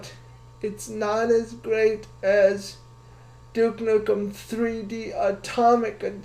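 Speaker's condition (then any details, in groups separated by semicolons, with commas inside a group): Cerebral palsy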